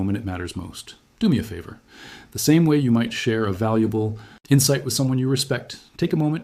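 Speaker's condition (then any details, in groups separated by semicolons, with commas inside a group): No condition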